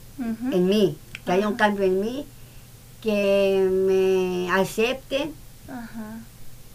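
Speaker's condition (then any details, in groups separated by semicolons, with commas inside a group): Down syndrome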